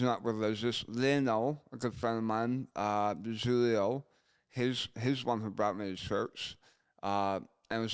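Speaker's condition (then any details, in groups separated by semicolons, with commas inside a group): Gunshot injury to chin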